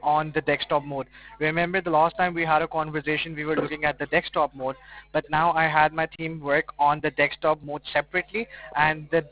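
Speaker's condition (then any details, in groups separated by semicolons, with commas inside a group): No condition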